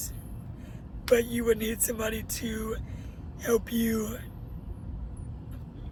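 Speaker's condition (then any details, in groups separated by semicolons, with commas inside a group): Cerebral palsy; uses a wheelchair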